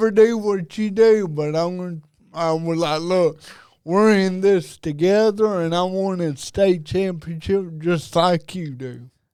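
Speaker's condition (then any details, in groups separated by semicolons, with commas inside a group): Cerebral palsy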